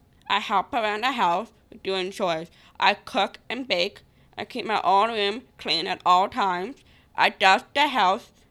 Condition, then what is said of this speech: Down syndrome. I'm afraid that people won't understand me because of my accent that comes along with my Down syndrome.